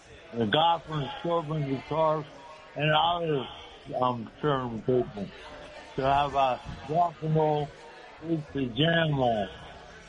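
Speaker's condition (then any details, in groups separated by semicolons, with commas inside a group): Speech impediment; uses a walker called Dream Catcher or Dream Factory; able to walk; listeners unsure of meaning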